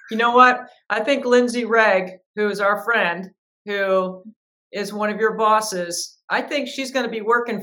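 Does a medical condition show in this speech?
No.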